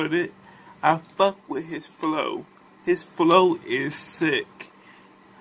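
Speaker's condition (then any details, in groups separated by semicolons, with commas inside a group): Cerebral palsy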